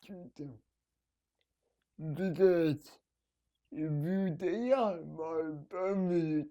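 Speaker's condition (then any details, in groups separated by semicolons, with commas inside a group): Cerebral palsy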